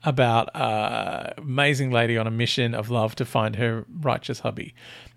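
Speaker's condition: No condition

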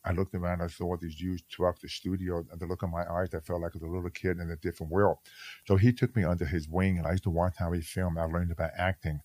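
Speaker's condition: Hearing loss; severe speech impediment as a child

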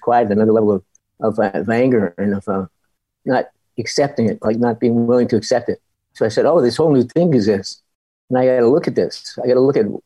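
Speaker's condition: Parkinson's disease; still walks poorly

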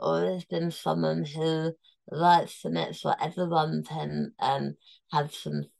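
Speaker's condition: Tongue cancer, near-total glossectomy, stage 4 tongue cancer; near-total tongue removal

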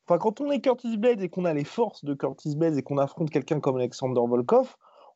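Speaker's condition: No condition

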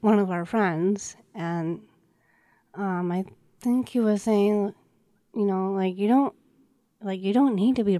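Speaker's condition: Down syndrome; also hard time breathing

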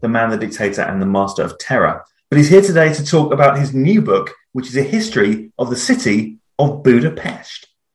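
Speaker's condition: No condition

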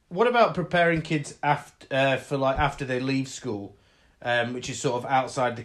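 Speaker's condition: No condition

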